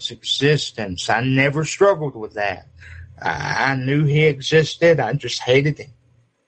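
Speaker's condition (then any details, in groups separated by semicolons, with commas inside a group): Cerebral palsy; cerebral palsy from birth, uses electric wheelchair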